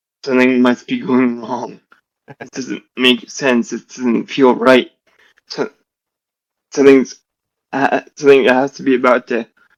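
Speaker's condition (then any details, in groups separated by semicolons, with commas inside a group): Generalized dystonia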